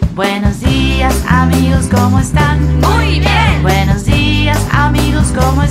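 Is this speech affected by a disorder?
No.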